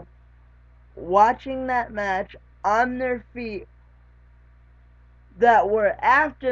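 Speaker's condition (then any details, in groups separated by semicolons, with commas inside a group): Cerebral palsy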